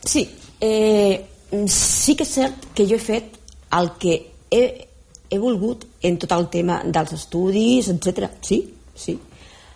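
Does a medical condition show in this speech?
Yes: stuttering; inherited through maternal line, mother unaffected, sister's son and cousins affected, present since school age; still present at age 59, some tension speaking on air; stuttered speech, visible part small compared with inner experience; here prolonged sounds.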